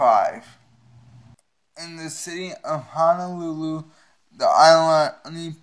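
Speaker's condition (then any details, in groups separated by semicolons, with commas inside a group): Cerebral palsy; uses wheelchair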